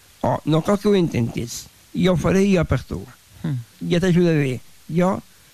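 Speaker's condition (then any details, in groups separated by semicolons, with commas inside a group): Down syndrome; extra chromosome, different learning pace, aged 30; describes self as very talkative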